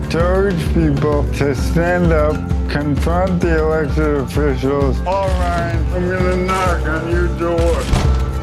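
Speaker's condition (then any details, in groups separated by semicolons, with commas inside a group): ALS, speech-generating device; uses wheelchair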